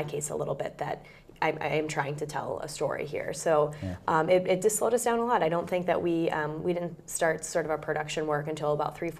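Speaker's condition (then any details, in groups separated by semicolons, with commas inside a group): No condition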